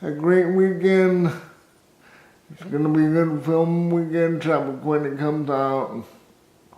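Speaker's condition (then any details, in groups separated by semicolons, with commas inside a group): Cerebral palsy, severe; spastic type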